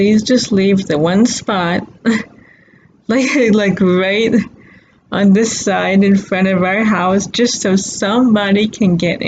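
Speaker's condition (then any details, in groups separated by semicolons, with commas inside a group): Cerebral palsy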